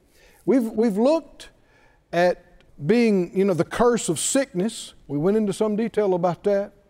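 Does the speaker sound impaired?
No.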